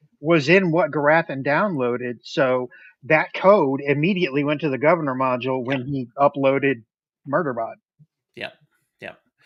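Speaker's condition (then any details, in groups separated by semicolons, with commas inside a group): No condition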